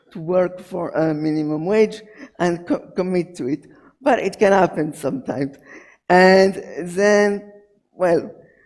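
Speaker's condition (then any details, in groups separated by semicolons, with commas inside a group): Cerebral palsy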